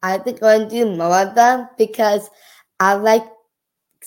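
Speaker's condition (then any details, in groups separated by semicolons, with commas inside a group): Down syndrome; age 14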